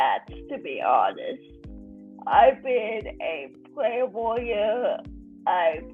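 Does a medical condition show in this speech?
Yes: cerebral palsy.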